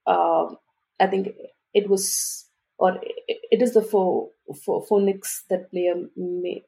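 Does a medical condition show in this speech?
Yes: stuttering; stuttering since about age 3, grew up in India speaking Telugu, English and Hindi; variable, some days fluent even in stand-up meetings, other days hard to get words out; blocks and pauses, hard syllables and phonics trigger blocks, nervous in groups; here repeated sounds, blocks.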